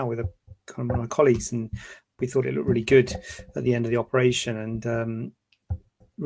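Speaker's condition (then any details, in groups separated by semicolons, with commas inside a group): No condition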